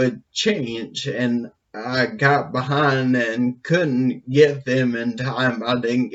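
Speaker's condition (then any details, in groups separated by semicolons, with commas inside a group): Brain injury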